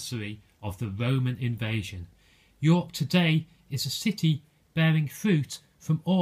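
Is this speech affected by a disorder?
No.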